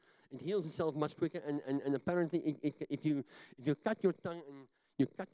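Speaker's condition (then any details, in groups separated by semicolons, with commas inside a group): Cleft palate; talks funny, self-described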